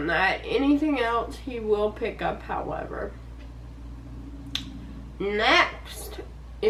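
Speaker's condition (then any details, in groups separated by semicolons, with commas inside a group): Cerebral palsy; hip osteoarthritis from cerebral palsy, service dog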